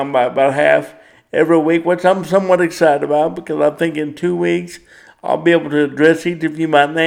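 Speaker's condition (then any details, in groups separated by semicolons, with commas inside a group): Cerebral palsy; power wheelchair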